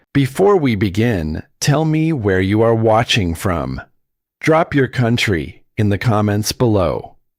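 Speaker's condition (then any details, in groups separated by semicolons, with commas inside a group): No condition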